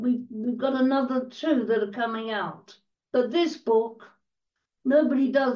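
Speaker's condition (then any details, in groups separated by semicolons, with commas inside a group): Cerebral palsy; quadriplegia, wheelchair user, totally blind from 15, partially deaf, treated 4-19 at Bowbath Cerebral Palsy Centre; dictated book to Steve who typed, speaks fast when in full flow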